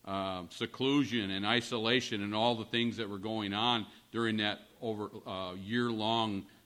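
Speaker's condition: No condition

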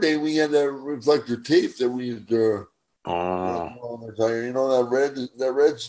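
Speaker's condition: Cerebral palsy; present from birth

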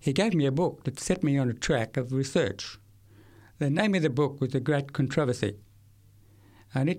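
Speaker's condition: Severe to profound hearing loss, acquired, from meningitis at age 8; Queensland country town

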